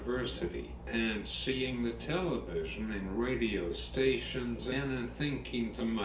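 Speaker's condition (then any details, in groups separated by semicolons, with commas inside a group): Cerebral palsy; uses wheelchair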